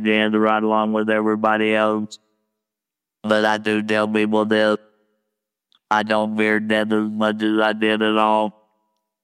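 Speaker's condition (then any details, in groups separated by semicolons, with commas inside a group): Laryngectomy, total laryngectomy with electrolarynx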